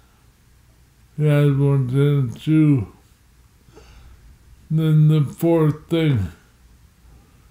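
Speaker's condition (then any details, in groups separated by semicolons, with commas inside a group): Multiple sclerosis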